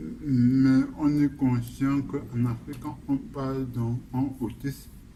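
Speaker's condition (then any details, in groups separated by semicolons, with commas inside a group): Cerebral palsy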